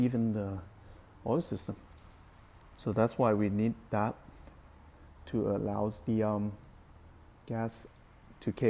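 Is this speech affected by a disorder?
No.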